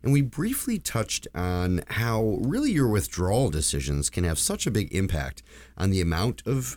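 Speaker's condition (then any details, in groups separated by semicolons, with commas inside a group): No condition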